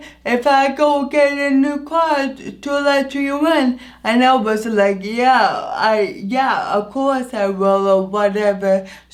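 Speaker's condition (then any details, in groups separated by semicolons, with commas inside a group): Anoxic brain injury; injury affects voice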